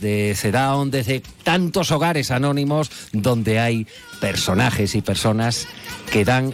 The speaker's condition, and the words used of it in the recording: No condition.